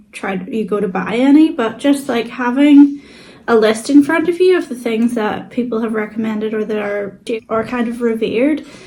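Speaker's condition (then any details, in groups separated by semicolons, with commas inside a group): No condition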